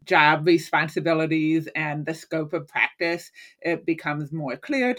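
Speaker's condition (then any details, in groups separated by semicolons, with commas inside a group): Hearing loss; currently uses hearing aid and cochlear implant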